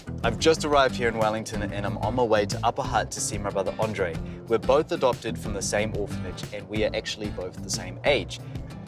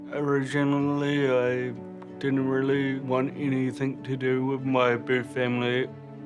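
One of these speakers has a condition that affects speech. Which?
The second: cerebral palsy; mild form; mainly affects speech, slight speech impediment.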